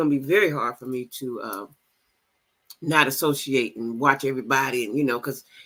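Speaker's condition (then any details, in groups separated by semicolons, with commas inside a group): No condition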